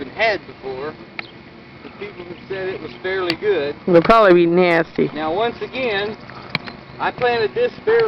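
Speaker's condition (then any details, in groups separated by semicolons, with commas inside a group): No condition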